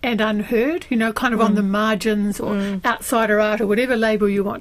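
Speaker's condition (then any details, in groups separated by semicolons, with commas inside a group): No condition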